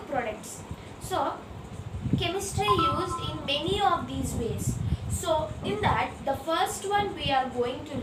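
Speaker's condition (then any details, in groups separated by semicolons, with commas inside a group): No condition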